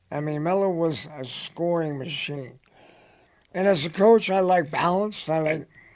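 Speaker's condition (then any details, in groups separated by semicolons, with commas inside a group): Head and neck cancer; dry throat, dry mouth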